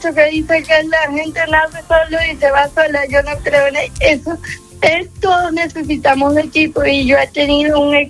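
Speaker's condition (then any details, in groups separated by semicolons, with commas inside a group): Cerebral palsy; present from birth, motor involvement only, affects mobility, balance and movement, cognition unaffected; reduced speech fluency since early childhood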